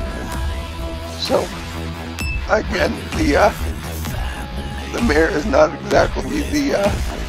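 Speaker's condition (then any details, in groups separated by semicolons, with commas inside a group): Cerebellar ataxia from brain tumour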